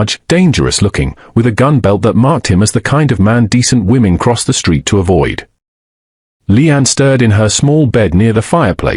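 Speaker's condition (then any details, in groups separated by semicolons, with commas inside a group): No condition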